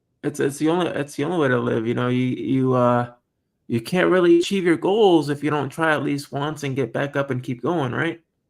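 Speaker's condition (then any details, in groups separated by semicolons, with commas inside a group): No condition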